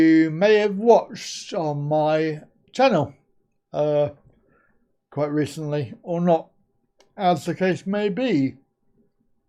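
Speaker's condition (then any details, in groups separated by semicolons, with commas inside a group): Cerebral palsy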